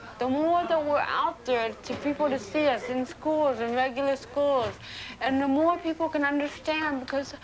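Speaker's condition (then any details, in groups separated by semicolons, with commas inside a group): Cerebral palsy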